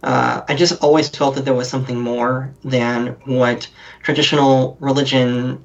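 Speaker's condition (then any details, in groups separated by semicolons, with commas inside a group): Cleft lip and palate; different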